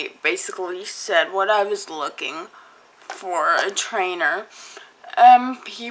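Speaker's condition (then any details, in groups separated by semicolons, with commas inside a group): Cerebral palsy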